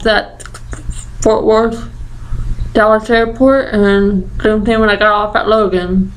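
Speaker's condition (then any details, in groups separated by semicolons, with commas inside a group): Ataxia of the basal ganglia; basal ganglia ataxia, affects balance and legs, deaf, hammer toe surgery; about 13 years, medicated since age 3, wheelchair 2 years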